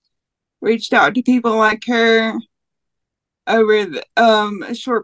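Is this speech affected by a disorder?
Yes: cerebral palsy; no speech dictation software at present, would like to have it.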